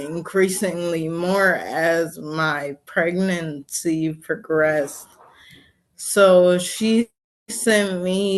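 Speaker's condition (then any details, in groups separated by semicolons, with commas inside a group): ALS; early falls; diagnosed two years ago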